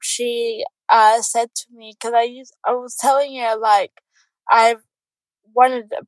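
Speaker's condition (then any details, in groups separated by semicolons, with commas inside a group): Cerebral palsy; congenital cerebral palsy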